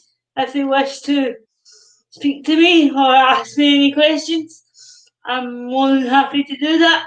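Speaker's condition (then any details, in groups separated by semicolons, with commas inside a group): Cerebral palsy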